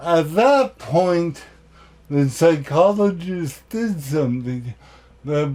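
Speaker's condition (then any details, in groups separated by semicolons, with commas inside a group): Cerebral palsy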